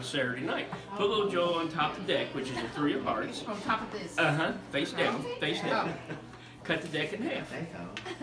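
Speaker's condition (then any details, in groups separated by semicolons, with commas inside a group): No condition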